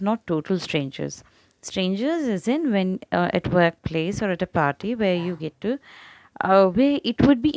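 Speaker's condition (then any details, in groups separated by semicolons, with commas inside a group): No condition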